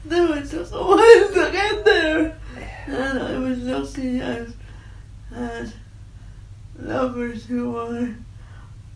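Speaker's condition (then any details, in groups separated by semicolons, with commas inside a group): Cerebral palsy; lifelong, grew up in residential setting with other disabled children, uses wheelchair; voice sounds a bit off-center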